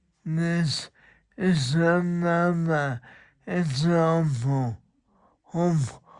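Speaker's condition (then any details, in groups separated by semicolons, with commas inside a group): Motor neurone disease; speech declining 2-3 years, uses voice clone, slow typing; speech faded, hard to understand, speech recognition fails, worsening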